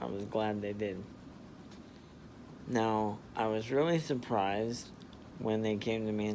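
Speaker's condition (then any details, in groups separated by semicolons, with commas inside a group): Spastic diplegia cerebral palsy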